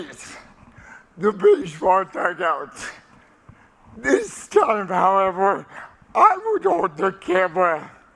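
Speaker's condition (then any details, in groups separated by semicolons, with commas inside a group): Cerebral palsy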